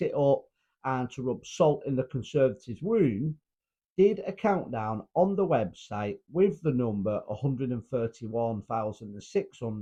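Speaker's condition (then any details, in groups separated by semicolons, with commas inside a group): No condition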